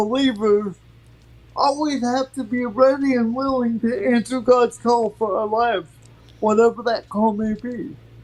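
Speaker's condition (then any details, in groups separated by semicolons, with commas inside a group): Cerebral palsy; from birth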